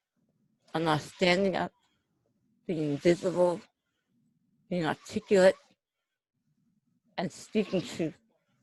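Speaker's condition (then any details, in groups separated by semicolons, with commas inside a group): Neuromuscular disease; speaking sometimes very difficult, needs extra time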